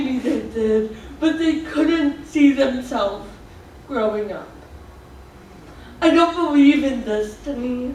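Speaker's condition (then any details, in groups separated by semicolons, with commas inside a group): Cerebral palsy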